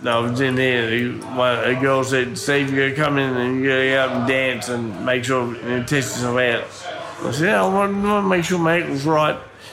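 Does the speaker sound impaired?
Yes: ataxia from brain damage; acquired cerebellar brain damage at university, pelvic fractures, internal injuries, 2 years hospital, rehab, physio, speech therapy; unsteady walking, shakes when walking; slurred voice, often taken for drunk.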